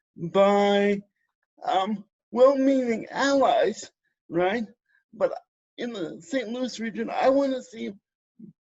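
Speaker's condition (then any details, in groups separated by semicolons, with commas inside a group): Cerebral palsy; spastic type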